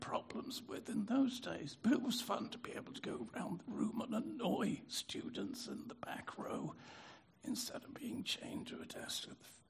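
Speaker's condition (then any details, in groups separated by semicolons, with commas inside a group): Spasmodic dysphonia; easier with use but tires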